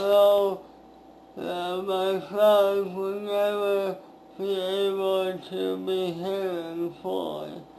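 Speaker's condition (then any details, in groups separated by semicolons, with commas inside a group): Speech impairment after birth surgery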